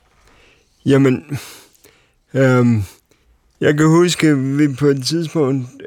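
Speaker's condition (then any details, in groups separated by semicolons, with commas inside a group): Cerebral palsy; uses wheelchair, six wheels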